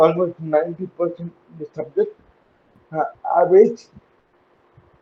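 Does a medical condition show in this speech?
Yes: cerebral palsy; significantly reduced speech clarity.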